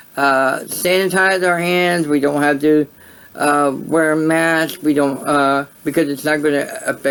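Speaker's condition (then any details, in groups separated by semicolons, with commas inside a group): Cerebral palsy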